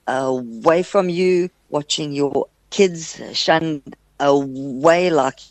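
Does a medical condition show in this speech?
Yes: stutter; stutter developed in childhood with onset of depression, caused by depression, quite bad; lessened after medical and social transition with hormone replacement therapy from age 37; quite a bad stutter earlier, now almost not noticeable; here prolonged sounds, blocks.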